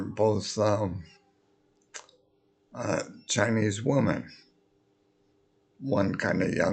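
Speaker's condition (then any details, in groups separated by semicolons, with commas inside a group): Multiple sclerosis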